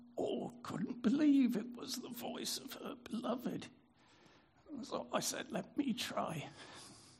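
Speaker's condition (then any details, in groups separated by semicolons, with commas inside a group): Spasmodic dysphonia; about 40 years since onset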